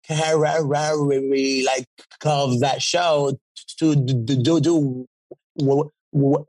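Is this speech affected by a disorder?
Yes: stutter; fluent when singing; stutter goes away when singing; here repeated sounds, prolonged sounds.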